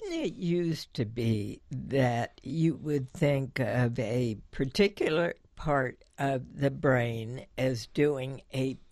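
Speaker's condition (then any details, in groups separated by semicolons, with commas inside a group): Spasmodic dysphonia; vocal cords clench involuntarily, like partial vocal cord paralysis, difficulty initiating voice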